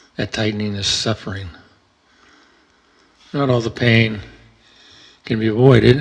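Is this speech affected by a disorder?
No.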